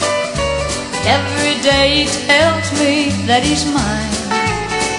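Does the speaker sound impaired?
No.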